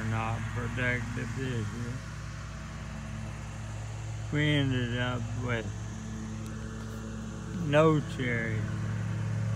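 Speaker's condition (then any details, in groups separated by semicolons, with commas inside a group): ALS; voice noticeably changed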